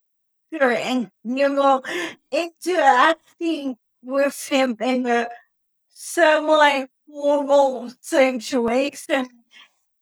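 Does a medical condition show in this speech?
Yes: cerebral palsy; could not speak early, no babbling, went straight to 4-year-old vocabulary, speech therapy in public school.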